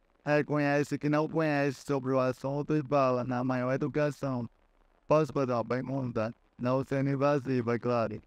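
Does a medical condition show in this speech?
Yes: cerebral palsy.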